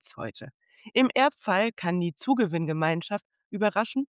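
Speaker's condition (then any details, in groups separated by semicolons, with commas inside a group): No condition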